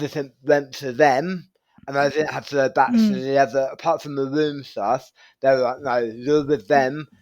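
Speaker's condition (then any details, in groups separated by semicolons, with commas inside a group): Tongue cancer surgery; right-side tongue surgery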